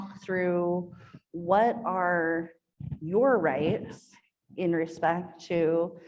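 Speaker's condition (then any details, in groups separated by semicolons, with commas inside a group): No condition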